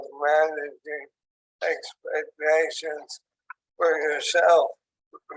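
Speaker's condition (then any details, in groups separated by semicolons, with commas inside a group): ALS; onset in hands and arms, tracheostomy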